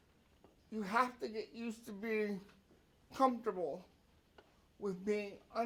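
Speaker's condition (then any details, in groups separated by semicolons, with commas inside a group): Cerebral palsy; brain cell damage at birth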